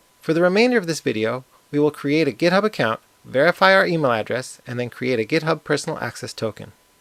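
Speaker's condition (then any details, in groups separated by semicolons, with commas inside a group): No condition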